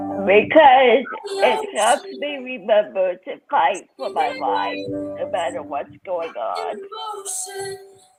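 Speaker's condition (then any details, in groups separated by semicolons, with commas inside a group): Cerebral palsy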